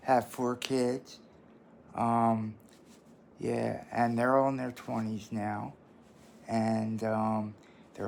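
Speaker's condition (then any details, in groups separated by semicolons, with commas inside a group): Traumatic brain injury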